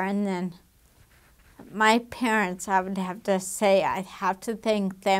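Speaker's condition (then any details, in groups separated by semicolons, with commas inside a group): Damaged diaphragm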